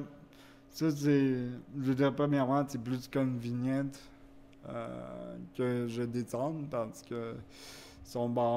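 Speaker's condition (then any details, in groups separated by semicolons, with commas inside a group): Cerebral palsy; wheelchair use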